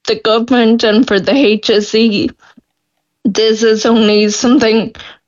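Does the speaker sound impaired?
Yes: Friedreich's ataxia; progressive Friedreich's ataxia, wheelchair user, no access yet to Skyclarys; deteriorating, struggling with transfers from wheelchair to bed and toilet; very hard to speak, exhausted after speaking, worsening swallow, more frequent choking episodes.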